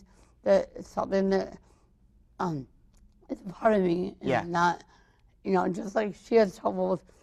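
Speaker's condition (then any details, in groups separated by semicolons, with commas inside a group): Cerebral palsy, mild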